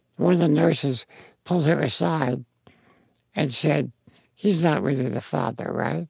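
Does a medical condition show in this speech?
Yes: spinal muscular atrophy; congenital genetic neuromuscular, quadriplegic, never walked or stood, wheelchair, near-fatal gastrointestinal surgery complications decade ago; progressive, incurable, age 56, full sensation, no muscles, needs help, writes with voice recognition program.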